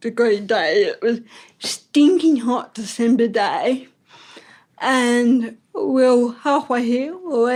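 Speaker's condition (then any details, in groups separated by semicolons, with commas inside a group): Ataxic cerebral palsy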